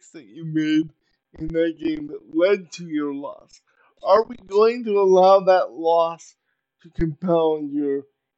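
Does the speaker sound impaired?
Yes: cerebral palsy; uses power wheelchair.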